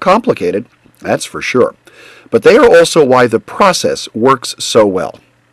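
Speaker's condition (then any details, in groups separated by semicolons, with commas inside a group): No condition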